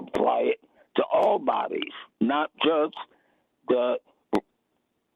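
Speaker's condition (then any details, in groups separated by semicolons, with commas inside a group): Vocal cord cancer; difficulty speaking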